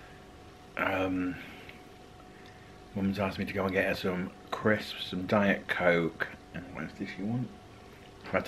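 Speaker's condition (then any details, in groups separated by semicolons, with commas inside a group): No condition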